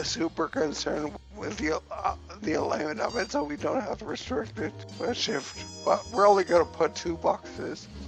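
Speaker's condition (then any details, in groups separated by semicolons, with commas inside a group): Cerebellar ataxia from brain tumour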